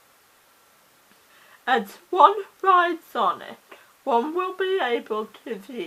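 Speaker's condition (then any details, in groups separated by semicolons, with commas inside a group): Cerebral palsy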